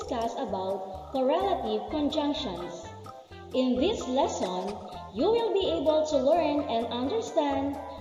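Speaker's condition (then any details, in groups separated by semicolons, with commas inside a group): No condition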